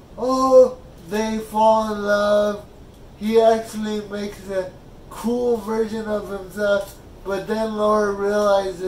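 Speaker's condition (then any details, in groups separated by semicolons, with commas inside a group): Cerebral palsy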